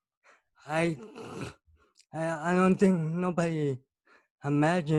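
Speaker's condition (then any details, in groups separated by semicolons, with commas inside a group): Cerebral palsy; soon after birth, brain oxygen lack, heart defect; about 26 years since onset, physical and occupational therapy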